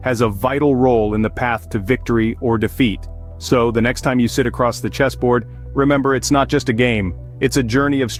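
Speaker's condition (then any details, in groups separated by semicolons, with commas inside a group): No condition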